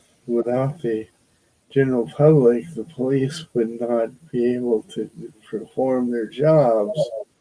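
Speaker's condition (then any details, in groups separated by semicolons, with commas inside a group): Parkinson's disease; loses train of thought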